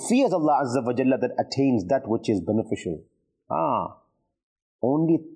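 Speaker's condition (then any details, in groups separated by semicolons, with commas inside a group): No condition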